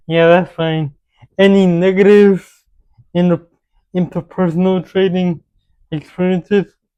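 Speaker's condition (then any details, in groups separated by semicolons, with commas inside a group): Cerebral palsy; with developmental delay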